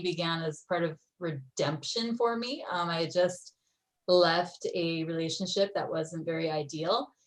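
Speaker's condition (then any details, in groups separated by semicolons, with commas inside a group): No condition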